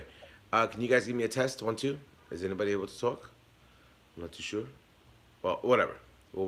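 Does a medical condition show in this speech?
No.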